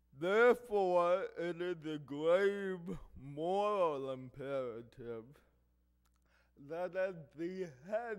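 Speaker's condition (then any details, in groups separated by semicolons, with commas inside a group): Cerebral palsy; affects hearing and speech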